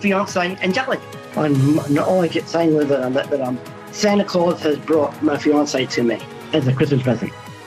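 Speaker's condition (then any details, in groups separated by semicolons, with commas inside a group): Down syndrome; present since early childhood, now adult aged 36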